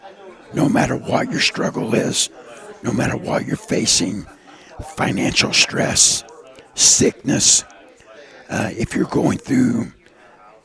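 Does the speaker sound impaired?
Yes: partial laryngectomy for throat cancer; half of voice box removed in last surgery, multiple surgeries, sick for 3 years; throat cancer survivor, cancer beaten; only half a voice, hard to hear in loud environments.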